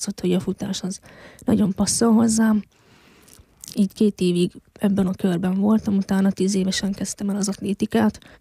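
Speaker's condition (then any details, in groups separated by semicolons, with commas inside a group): Hearing loss since infancy; congenital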